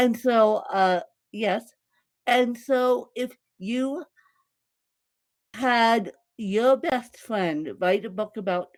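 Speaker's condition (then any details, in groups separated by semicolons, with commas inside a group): Cerebral palsy, mixed, moderate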